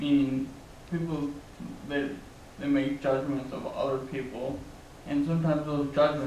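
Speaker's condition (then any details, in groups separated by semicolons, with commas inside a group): Traumatic brain injury; relearned talking through speech therapy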